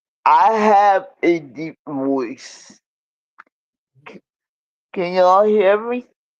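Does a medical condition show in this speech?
Yes: cerebral palsy.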